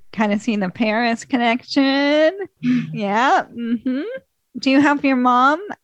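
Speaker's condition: ALS; feeding tube not yet used

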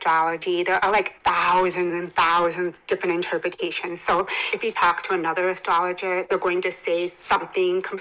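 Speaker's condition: Hearing impairment; congenital hearing impairment

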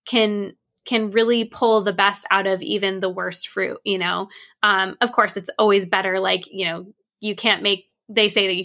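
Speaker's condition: No condition

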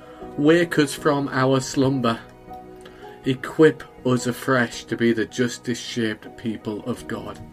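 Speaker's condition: No condition

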